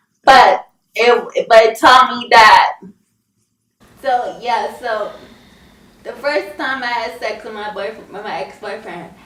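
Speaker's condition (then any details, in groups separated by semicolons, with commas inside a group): Cerebral palsy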